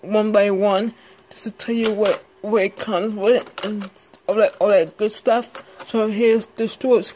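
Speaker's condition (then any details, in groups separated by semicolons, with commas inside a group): Speech impairment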